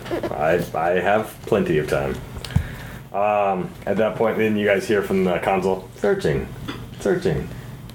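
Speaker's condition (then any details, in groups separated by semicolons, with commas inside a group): No condition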